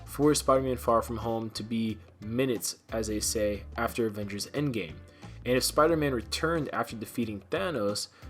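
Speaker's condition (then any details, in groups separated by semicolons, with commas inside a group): No condition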